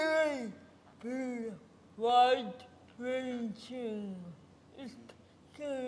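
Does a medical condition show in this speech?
Yes: cerebral palsy.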